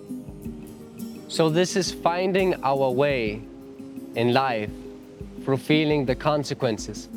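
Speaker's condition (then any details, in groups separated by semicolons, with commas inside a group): No condition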